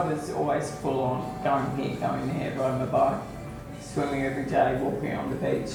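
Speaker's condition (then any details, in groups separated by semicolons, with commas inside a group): ALS/MND; onset foot drop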